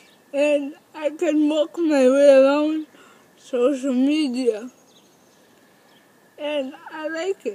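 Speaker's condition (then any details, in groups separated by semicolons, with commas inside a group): Cerebral palsy; birth oxygen deprivation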